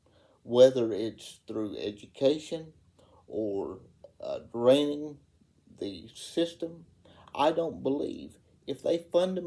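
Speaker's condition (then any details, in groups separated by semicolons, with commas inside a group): Cerebral palsy; uses wheelchair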